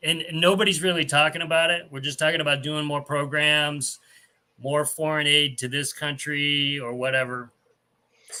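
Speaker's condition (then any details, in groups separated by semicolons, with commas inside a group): No condition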